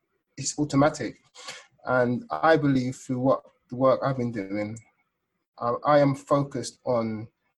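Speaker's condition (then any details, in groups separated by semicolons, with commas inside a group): Stutter; lifelong stutter, onset before age 7 per parents, mother and brother stuttered, childhood speech therapy ineffective; breathing patterns, nervous system and stress work, techniques when needed, open acceptance; formerly very severe, many silent blocks, situational; now much improved in most situations, still stutters; blocks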